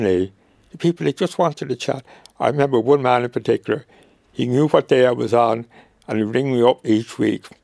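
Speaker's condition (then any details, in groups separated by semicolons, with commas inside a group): Motor neuron disease; diagnosed at St. Vincent's about a year after retiring, early falls running, thumb pain, wheelchair; may get out of breath while talking, voice still sounds characteristically like himself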